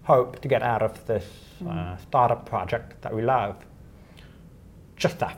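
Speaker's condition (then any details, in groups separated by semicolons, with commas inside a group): Deafness; unable to make phone calls unaided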